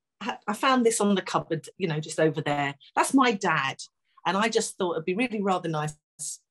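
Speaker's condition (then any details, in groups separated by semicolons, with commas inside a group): No condition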